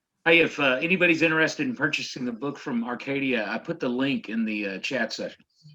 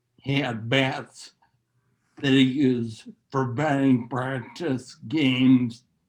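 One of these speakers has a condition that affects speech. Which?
The second: neurological disease; speech affected, trouble speaking.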